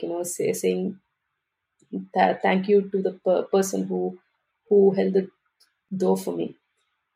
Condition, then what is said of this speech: Stuttering. I speak with a stutter, and, you know, there will be blocks and pauses when I talk.